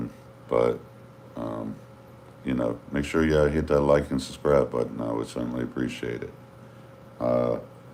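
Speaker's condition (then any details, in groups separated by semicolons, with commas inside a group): No condition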